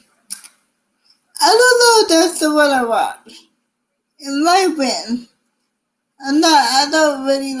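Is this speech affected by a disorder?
Yes: cerebral palsy.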